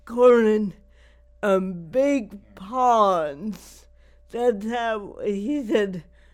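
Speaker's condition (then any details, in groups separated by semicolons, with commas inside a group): Cerebral palsy; especially without yoga or exercise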